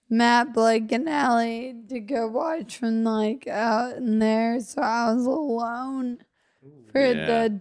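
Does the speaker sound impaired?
Yes: Friedreich's ataxia; wheelchair user, gets around and functions independently, partner Matt makes daily life easier.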